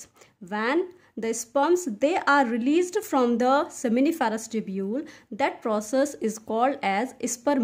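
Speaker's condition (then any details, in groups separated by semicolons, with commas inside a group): No condition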